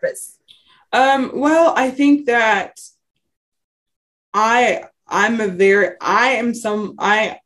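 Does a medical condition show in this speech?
Yes: stuttering; stutter since childhood, lifelong, frequent, parents rewarded getting a full sentence out; ongoing frequent stutter, once avoided phone calls and speaking, now speaks publicly; frequent whole-word and part-word repetitions, fillers um and uh, revisions; here repeated words, blocks.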